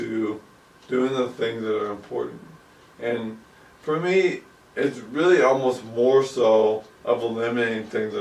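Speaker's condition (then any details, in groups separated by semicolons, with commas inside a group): ALS; about 2 years since onset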